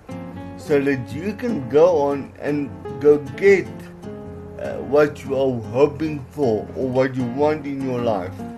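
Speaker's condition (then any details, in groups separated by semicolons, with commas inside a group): Cerebral palsy; some words unclear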